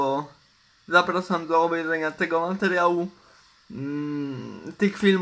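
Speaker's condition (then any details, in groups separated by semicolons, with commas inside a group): Cerebral palsy; uses wheelchair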